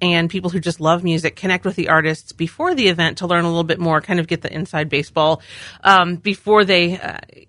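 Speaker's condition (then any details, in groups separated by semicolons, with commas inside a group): No condition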